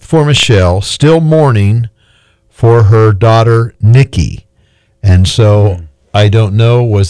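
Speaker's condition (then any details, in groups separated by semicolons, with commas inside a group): No condition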